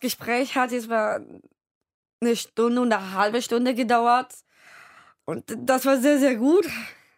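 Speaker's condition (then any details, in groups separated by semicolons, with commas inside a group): Down syndrome; young woman aged 20; mother present as assistant, helps when stuck or question not understood; cannot speak freely very well, read prepared question aloud at Wahlkampfarena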